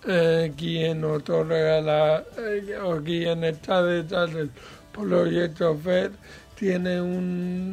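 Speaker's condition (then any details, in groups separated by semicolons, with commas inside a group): Cerebral palsy; mild, lesser degree of disability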